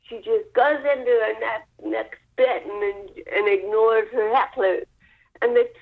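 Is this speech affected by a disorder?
Yes: cerebral palsy; spinal cord surgery last summer, brace after surgery.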